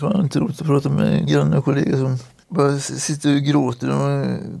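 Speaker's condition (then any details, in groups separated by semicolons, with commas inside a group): Atypical Parkinson's; very rare atypical form, onset finger tremors, fluctuating movement, growing stiffness, sometimes cannot leave bed; sudden slurring mid-conversation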